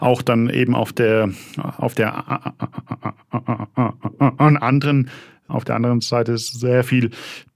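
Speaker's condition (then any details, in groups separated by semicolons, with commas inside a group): Stuttering; developmental, lifelong, possibly inherited, father stuttered, brother fluent, logopedic speech therapy, constant since second grade; audible block on saying he stutters; blocks while speaking; repeated sounds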